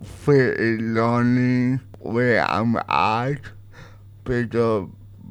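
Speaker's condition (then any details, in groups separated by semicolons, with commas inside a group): Cerebral palsy; partly typed audio on light writer communication device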